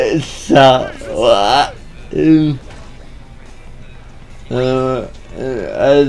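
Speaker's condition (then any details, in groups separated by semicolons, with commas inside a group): Cerebral palsy; one hand affected; atypical speech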